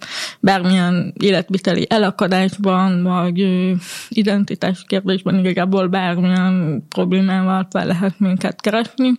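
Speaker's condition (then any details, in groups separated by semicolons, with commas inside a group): Hearing loss; communicates in spoken language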